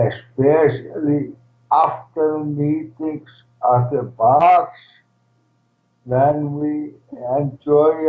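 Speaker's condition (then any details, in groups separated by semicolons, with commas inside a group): ALS, primary lateral sclerosis, PLS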